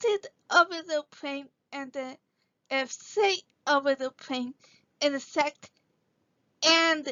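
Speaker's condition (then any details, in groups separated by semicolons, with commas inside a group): Cerebral palsy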